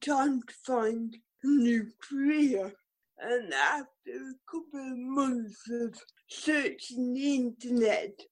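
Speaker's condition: Cerebral palsy; could not jump

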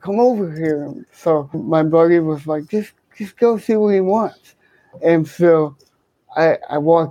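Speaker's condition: Cerebral palsy, hemiplegia

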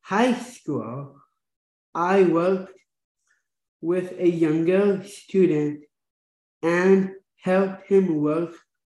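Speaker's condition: Down syndrome

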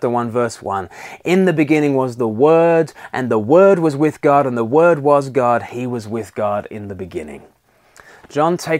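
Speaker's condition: No condition

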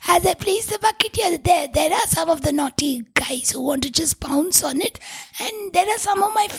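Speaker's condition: Tracheostomy; former voice lost

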